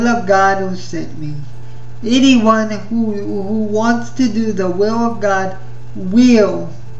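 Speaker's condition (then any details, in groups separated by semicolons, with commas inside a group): Spastic cerebral palsy; spastic form, quadriplegic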